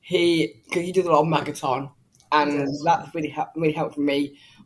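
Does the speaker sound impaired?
Yes: Down syndrome.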